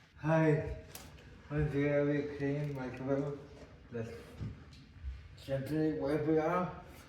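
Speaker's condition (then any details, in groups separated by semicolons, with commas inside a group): Cerebral palsy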